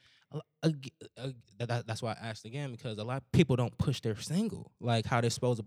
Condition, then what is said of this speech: Stuttering. It's like, and I stutter, so it's like, all right.